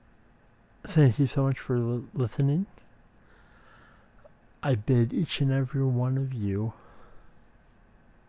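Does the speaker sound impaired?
Yes: speech impediment.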